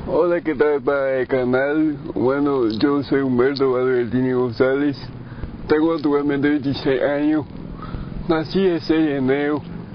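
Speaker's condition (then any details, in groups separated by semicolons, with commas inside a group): Brain lesion; left brain, present from birth, genetic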